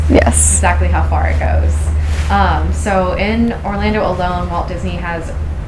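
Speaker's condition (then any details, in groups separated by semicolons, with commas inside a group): No condition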